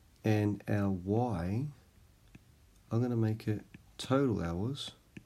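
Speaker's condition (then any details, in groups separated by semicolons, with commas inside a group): No condition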